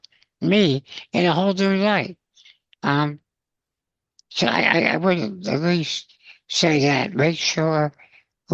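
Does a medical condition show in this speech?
Yes: spinal muscular atrophy, congenital.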